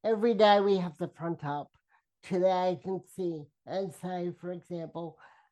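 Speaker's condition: Cerebral palsy, spastic quadriplegia

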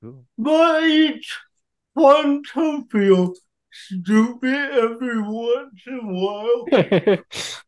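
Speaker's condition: Cerebral palsy; cerebral palsy since childhood

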